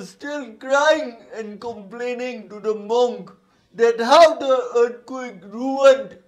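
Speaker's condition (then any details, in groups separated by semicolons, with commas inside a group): Cerebral palsy; present from birth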